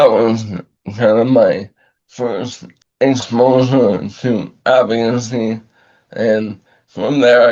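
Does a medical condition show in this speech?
Yes: ALS; about two years since onset.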